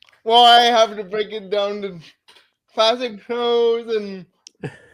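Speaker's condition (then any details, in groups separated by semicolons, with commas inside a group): Cerebral palsy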